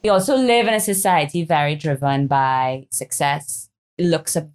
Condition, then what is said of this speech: None; typical speech.